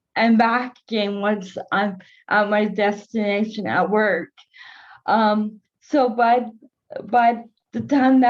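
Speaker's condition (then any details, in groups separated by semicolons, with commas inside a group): Cerebral palsy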